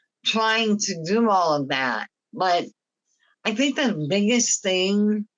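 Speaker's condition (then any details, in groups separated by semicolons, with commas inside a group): Myasthenia gravis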